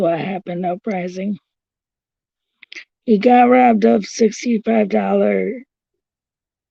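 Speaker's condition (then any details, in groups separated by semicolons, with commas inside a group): Cerebral palsy; since birth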